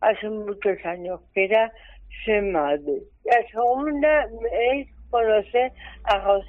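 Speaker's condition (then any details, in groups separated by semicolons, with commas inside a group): Cerebral palsy; brain damage at birth from lack of oxygen, midwife negligence, hospital Virgen de la Salud de Toledo, 47 years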